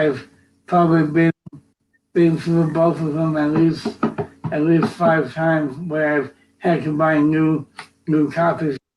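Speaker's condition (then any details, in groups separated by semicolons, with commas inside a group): Cerebral palsy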